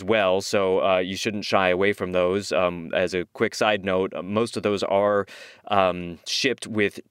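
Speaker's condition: No condition

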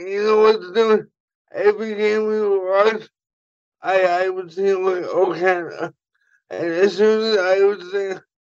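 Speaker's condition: Cerebral palsy; laundry

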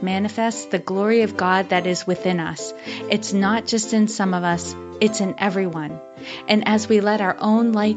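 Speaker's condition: No condition

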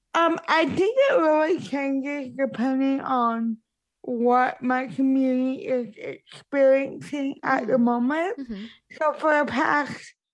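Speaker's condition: Cerebral palsy; impaired speech

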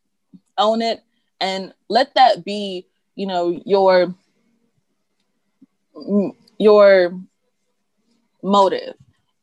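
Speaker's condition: Stuttering; uncle and triplet siblings also stutter; frequent pauses, needs deep breaths while speaking, part-word repetitions; repeated words, prolonged sounds

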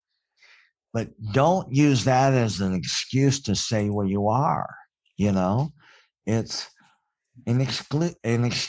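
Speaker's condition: Cleft palate; congenital cleft palate

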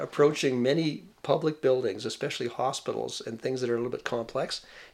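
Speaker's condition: No condition

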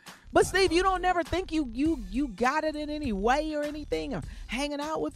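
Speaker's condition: No condition

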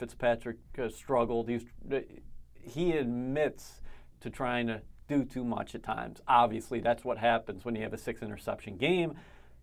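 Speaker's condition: No condition

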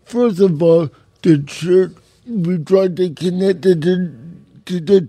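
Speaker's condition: Cerebral palsy; congenital, uses a wheelchair

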